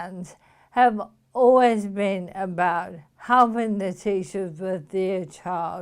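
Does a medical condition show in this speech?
Yes: motor neuron disease.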